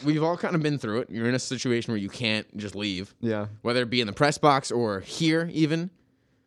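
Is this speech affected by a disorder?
No.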